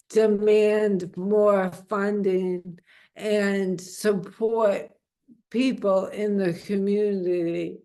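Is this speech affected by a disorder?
Yes: amyotrophic lateral sclerosis; onset left foot dragging, progressing to limp; diagnosed about a year after symptom onset.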